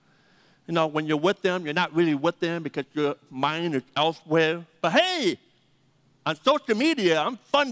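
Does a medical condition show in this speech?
Yes: deafness; needs names repeated several times.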